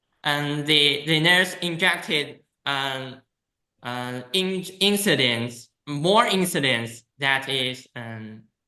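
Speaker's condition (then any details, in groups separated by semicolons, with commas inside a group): No condition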